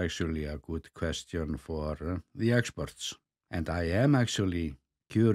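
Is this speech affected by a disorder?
No.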